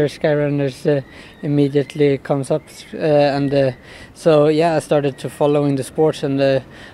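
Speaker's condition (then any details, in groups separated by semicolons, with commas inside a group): No condition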